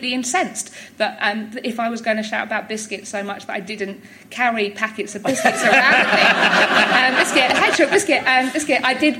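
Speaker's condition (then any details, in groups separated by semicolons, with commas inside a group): Tourette's; neurological, believed inherited, tics since about age 6, much less noticeable when younger, intensified early 20s; random phrases, occasional swearing tics, noises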